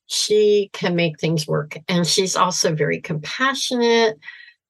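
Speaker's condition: Severe cleft palate, cleft lip and palate; trachea and breathing problems

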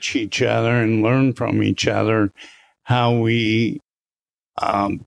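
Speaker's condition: Parkinson's disease; essential tremor about 18 years before, confirmed by DaT scan at University of Rochester; onset about 2018, balance problems, falls, Parkinson's wellness recovery exercises, boxing at Safe at Home; swallowing issues at onset, improved with exercise

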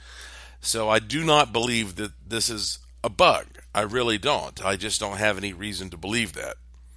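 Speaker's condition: No condition

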